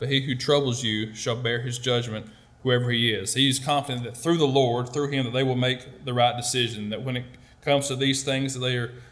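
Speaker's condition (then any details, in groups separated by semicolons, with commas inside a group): No condition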